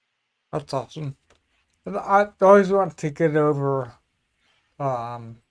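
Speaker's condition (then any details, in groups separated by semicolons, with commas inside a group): Cerebellar ataxia; slurs a bit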